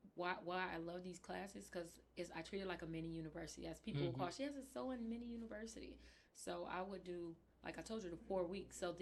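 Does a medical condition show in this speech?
No.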